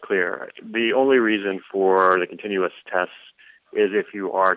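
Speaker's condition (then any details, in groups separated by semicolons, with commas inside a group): No condition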